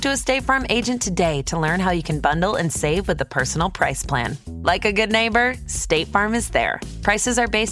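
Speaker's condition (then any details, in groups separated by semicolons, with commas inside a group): No condition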